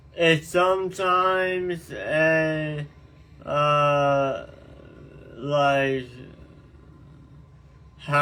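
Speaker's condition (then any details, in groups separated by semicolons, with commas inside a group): Tongue cancer surgery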